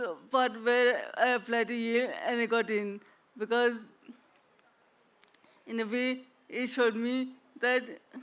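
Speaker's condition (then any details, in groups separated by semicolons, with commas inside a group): Traumatic brain injury; speech fully slurred early, much improved now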